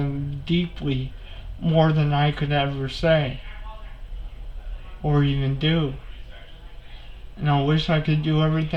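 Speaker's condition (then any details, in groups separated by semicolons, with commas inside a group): Cerebral palsy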